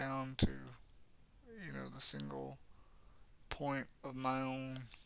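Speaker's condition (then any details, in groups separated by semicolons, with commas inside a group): Cerebral palsy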